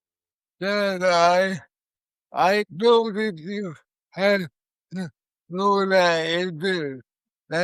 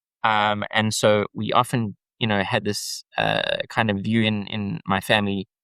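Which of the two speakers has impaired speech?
The first: cerebral palsy.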